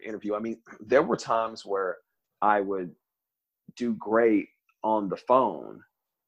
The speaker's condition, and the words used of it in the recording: Stuttering. I mean, look, I'm 40 years old, Rama, and there are days where I just stutter and I can't stop it, you know.